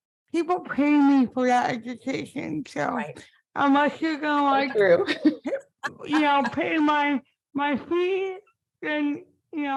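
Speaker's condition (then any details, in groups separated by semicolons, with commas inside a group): Spastic cerebral palsy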